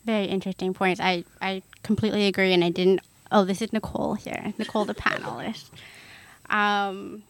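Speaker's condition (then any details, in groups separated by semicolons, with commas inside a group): Hard of hearing; hard of hearing since age one, considered permanent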